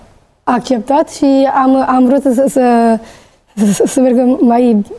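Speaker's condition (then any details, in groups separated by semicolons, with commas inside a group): Down syndrome; Trisomy 21, genetic, from birth, definitive diagnosis at age 5, small stature, physical and cognitive delay; about 32 years old; late speech onset, started speaking around 3.5 years to 3 years 8 months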